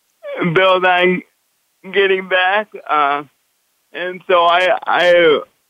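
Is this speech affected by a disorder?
Yes: cerebral palsy; must consciously control every movement including holding head up.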